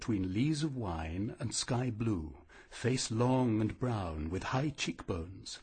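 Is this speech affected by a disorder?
No.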